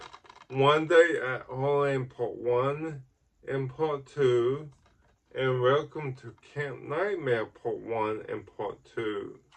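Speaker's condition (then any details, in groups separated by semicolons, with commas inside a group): Ataxic cerebral palsy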